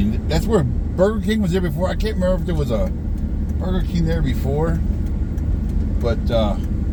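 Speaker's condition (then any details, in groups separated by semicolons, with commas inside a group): No condition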